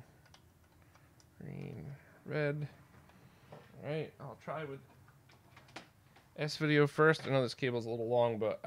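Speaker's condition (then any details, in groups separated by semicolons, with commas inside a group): No condition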